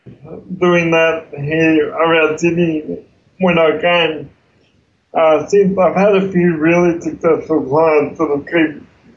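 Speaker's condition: Cerebral palsy; congenital, wheelchair user

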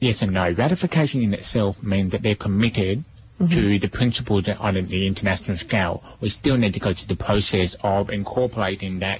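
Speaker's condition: Deafness; cannot hear music

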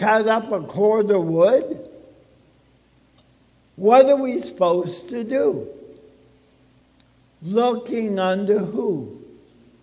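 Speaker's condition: ALS (Lou Gehrig's disease); no cure

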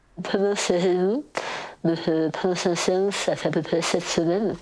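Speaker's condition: Total glossectomy; base of tongue cancer, flap necrosis, ventilator via tracheostomy, temporary laryngectomy, nasogastric tube; eats everything perfectly again; voice deeper before diagnosis, incomprehensible after surgery, intensive speech therapy at CRIL, sister understood

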